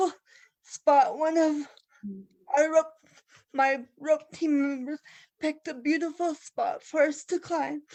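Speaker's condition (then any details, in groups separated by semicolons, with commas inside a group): Cerebral palsy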